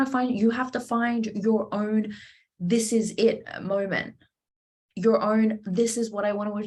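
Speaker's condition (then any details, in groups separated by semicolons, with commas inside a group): No condition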